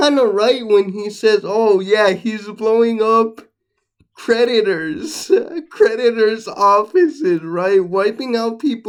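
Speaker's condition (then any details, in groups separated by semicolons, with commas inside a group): Cerebral palsy, mixed, mild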